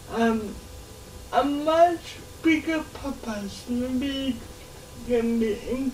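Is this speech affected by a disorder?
Yes: cerebral palsy; since birth, affects muscles and joints, walks and moves independently, early intervention and therapy in childhood; slow speaker, listeners take time to understand, speaks verbally.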